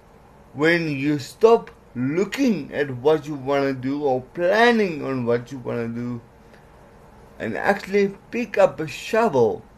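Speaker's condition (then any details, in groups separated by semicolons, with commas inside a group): Cerebral palsy; some words unclear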